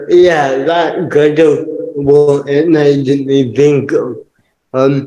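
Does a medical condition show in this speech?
Yes: cerebral palsy; permanent wheelchair user.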